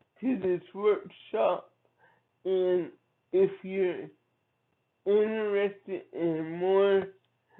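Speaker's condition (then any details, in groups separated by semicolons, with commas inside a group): Cerebral palsy; from birth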